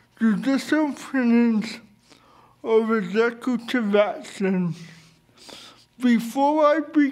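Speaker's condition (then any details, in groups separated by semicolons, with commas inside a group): Cerebral palsy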